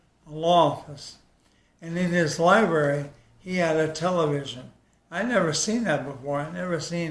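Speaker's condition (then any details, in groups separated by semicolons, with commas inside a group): ALS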